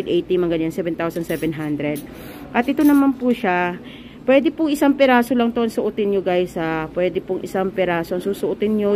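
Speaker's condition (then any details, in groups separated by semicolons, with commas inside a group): No condition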